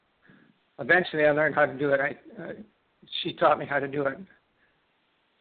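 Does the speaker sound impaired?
Yes: Parkinson's disease; left-sided onset, smell and taste loss first, left index finger tremor, no medication, one brain therapy; left hand weakness and poor dexterity, shuffle walking, freezing about two years, brain fog, daily exercise.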